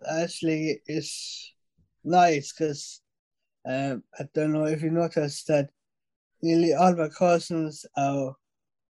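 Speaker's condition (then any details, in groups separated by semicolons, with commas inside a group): Down syndrome; congenital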